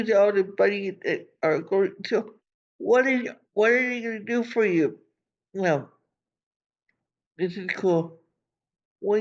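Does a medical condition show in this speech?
Yes: cerebral palsy; from birth.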